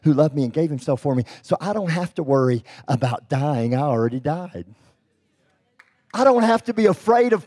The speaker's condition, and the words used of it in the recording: Cleft palate. I was born with a cleft lip and palate, never supposed to be able to speak.